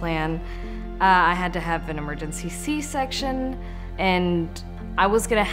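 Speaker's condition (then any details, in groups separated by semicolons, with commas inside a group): No condition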